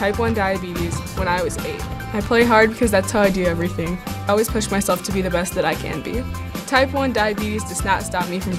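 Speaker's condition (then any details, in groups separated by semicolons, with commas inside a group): No condition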